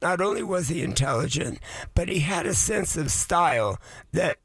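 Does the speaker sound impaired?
Yes: voice changed after vocal cord surgery; vocal cord surgery about two years ago, man aged 81; voice changed since surgery, likened to Miles Davis after surgery, may sound less clear.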